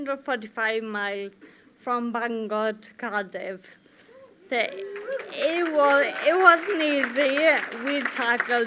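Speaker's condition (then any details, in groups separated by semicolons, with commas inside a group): Friedreich's ataxia; life-limiting; about 18 years since diagnosis, no treatment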